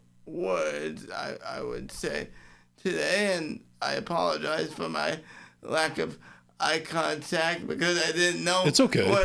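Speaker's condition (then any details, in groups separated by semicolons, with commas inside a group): Cerebral palsy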